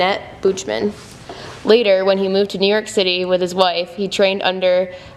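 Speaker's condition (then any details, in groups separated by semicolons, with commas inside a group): No condition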